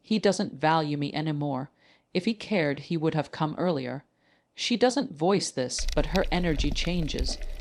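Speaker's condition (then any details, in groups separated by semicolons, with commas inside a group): No condition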